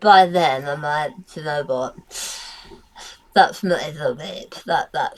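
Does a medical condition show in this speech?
Yes: tongue cancer; near-total glossectomy.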